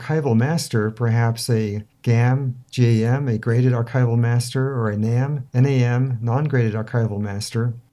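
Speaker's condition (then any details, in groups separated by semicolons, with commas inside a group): No condition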